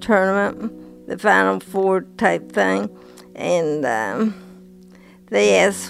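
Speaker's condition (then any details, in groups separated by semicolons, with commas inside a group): Parkinson's disease; onset early 50s, first full-body tremor with fall, Requip for years, symptom-free, dose increased; taken off Requip, tremors much worse, trouble walking, recently got cane, uses walker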